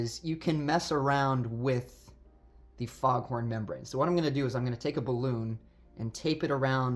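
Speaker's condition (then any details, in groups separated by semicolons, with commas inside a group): No condition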